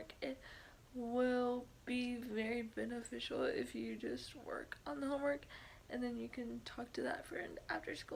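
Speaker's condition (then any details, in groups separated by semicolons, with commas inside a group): Cerebral palsy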